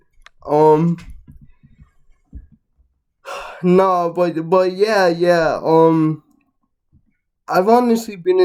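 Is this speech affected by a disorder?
Yes: cerebral palsy, mixed, mild.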